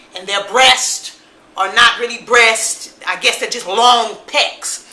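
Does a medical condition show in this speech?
No.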